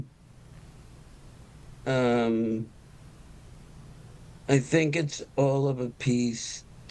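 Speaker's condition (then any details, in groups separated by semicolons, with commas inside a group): Parkinson's disease; early-onset form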